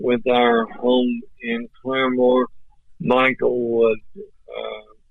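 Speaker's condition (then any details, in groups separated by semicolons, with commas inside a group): ALS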